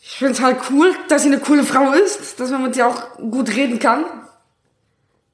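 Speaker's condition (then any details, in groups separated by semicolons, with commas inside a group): Down syndrome; present from birth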